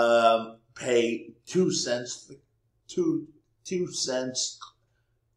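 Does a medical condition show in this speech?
Yes: cerebral palsy.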